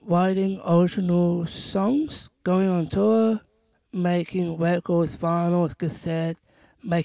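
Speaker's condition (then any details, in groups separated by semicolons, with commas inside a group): Down syndrome; not always understood by others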